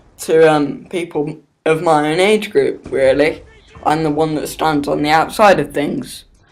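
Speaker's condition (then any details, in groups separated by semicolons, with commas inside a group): Cerebral palsy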